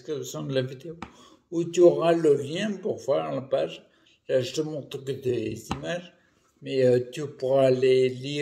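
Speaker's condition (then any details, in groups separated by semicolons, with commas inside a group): Primary progressive multiple sclerosis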